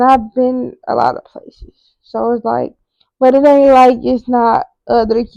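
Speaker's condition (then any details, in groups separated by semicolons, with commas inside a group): Cerebral palsy; wheelchair user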